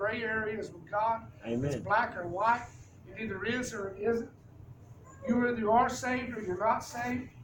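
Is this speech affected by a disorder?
No.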